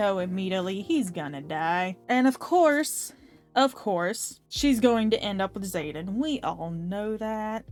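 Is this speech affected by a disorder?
No.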